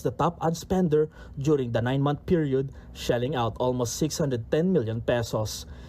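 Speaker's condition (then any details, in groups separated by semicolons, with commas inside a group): No condition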